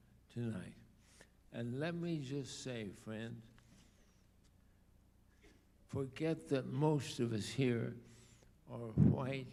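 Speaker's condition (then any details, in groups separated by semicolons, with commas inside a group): ALS; diagnosed about two years ago, late onset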